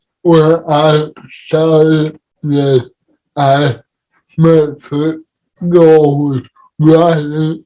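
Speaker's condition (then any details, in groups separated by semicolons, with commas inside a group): Cerebral palsy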